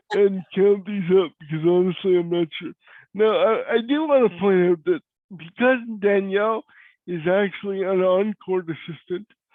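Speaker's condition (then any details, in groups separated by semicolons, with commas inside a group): Cerebral palsy; cannot walk; voice is different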